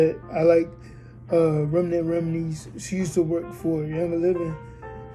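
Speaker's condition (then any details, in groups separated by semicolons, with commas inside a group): Cerebral palsy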